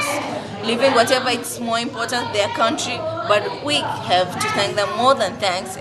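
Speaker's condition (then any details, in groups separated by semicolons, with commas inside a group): No condition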